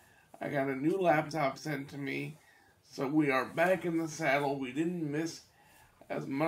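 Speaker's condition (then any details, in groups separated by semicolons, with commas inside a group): Cerebral palsy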